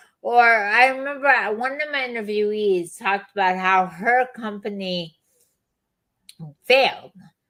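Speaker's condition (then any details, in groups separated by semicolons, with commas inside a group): Chronic lyme disease; multiple symptoms, body deteriorated; voice and speech unclear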